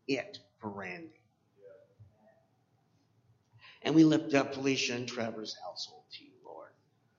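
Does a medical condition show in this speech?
Yes: cleft palate; congenital cleft palate.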